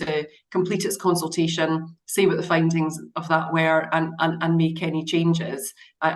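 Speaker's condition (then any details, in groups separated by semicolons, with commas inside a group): No condition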